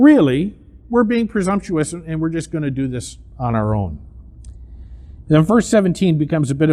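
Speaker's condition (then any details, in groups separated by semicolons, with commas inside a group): No condition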